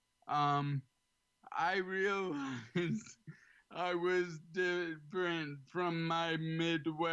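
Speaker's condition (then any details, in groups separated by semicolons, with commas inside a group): ALS; slightly slurred, has to slow down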